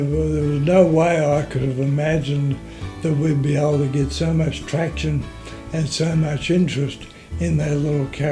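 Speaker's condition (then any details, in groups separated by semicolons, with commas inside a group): Motor neurone disease; affects voice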